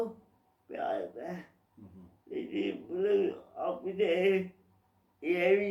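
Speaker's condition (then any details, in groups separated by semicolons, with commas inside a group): Cerebral palsy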